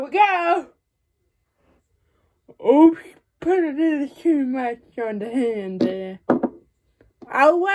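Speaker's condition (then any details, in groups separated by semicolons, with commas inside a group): Cerebral palsy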